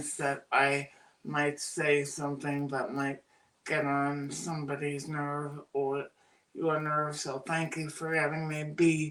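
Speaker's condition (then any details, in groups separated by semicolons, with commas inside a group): Cerebral palsy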